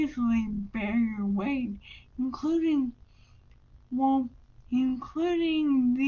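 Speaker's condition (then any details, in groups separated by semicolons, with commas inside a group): Brain injury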